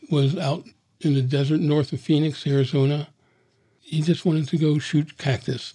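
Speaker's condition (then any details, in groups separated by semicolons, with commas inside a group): Parkinson's disease; Parkinson's disease diagnosed at age 62; Parkinson's progressing rapidly, fatal a few months after recording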